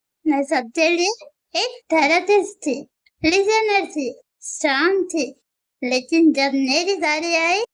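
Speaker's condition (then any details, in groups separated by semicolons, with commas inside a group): Muscular dystrophy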